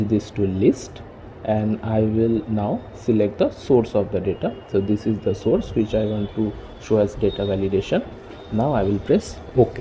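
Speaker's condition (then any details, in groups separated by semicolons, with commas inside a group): No condition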